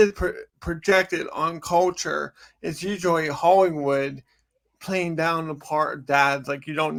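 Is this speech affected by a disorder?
Yes: cerebral palsy; from birth.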